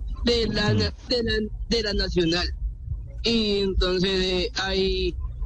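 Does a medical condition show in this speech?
Yes: Down syndrome; 24 years old; frequent word and phrase repetitions, fillers, hesitations, fragmented sentences.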